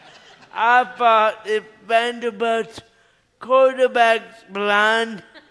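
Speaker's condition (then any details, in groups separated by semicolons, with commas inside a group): Cerebral palsy; uses left hand only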